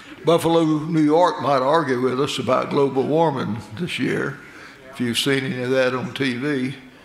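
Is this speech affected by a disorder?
No.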